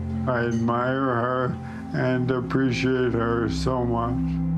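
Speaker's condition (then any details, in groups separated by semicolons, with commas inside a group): ALS; terminal, about four years since diagnosis, whole-body paralysis, wheelchair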